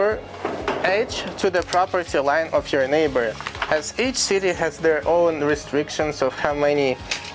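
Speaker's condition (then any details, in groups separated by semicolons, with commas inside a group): No condition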